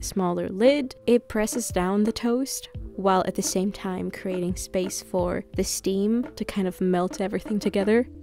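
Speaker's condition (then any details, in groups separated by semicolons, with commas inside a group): No condition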